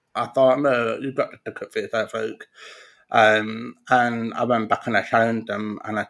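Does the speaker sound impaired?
Yes: profound deafness; no hearing.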